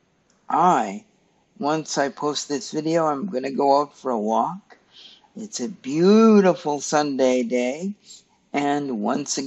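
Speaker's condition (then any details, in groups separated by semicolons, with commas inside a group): Cerebral palsy; stiff muscles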